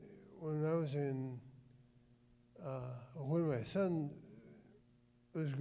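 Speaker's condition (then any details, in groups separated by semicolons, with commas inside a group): Parkinson's disease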